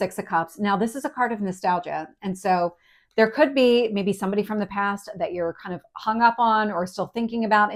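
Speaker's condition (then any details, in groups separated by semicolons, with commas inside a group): No condition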